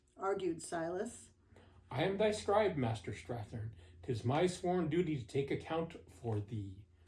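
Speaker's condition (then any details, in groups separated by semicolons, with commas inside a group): No condition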